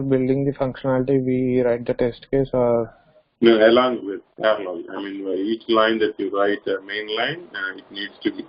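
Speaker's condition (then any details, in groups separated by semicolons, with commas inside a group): No condition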